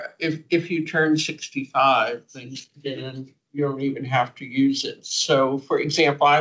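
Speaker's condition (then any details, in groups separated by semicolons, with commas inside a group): Cerebral palsy; diagnosed about age 2, now about 45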